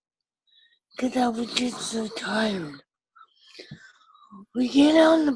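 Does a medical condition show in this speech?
Yes: cerebral palsy with ataxia.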